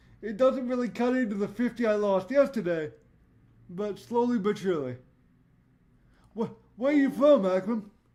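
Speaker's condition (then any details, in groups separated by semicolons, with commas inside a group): Cerebral palsy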